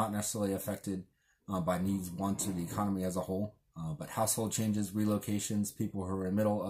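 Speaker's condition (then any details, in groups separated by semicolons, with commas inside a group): No condition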